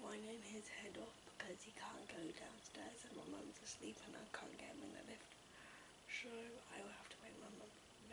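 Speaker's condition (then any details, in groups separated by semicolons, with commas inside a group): Cerebral palsy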